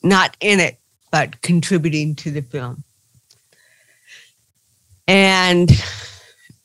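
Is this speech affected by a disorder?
Yes: cerebral palsy; titanium neck limiting looking up, involuntary movements, chronic pain, past Botox dependence, past painkiller addiction.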